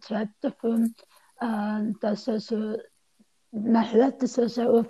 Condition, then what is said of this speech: Tongue cancer surgery. Ich bin ja dann auch noch durch meinen österreichischen Dialekt ein wenig eingeschränkt, ne?